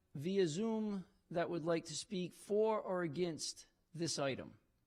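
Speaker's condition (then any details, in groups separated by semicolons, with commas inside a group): No condition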